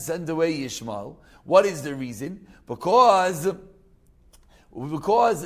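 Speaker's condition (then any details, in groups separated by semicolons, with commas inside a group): No condition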